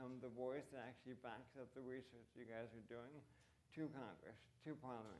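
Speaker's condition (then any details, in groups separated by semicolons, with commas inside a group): ALS; voice impacted, reduced fluency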